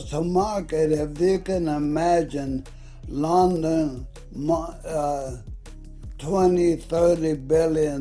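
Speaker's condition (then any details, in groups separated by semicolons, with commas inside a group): ALS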